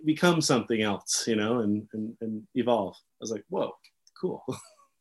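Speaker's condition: No condition

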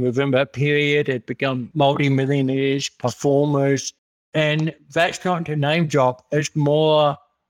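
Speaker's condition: Cerebral palsy; congenital

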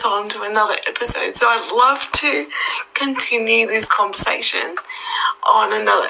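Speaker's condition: Cerebral palsy; brain damage, present since childhood

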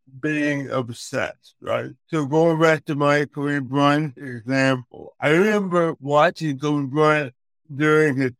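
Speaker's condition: Cerebral palsy; affects speech

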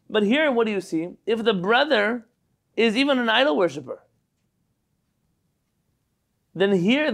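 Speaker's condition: No condition

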